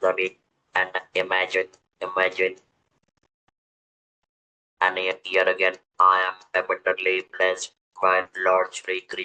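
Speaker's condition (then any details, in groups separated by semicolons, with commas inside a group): Throat cancer, electrolarynx user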